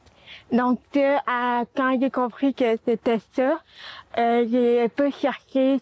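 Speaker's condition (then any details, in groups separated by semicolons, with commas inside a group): Cerebral palsy; four limbs affected, no manual dexterity, hearing problem, hearing aids both ears since age six months; needs help with daily tasks, needs accompaniment at work; speech and language disorder caused by cerebral palsy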